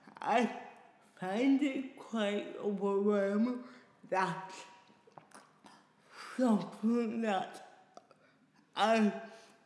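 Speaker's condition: Cerebral palsy; daily speech difficulty

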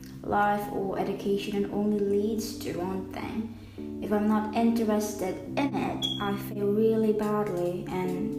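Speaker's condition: No condition

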